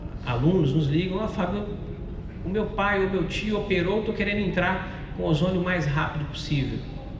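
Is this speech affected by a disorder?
No.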